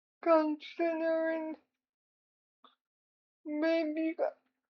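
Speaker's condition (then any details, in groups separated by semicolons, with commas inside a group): Cerebral palsy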